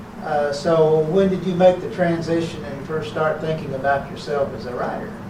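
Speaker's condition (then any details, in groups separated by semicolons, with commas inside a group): No condition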